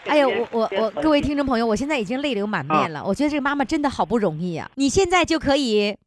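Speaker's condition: No condition

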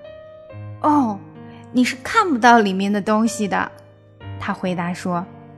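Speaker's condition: No condition

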